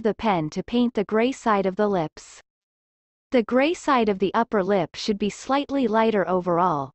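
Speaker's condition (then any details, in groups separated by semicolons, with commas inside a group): No condition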